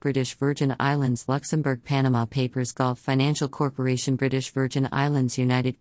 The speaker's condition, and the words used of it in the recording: None; typical speech.